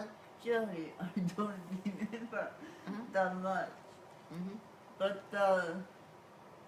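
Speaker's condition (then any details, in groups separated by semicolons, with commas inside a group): Cerebral palsy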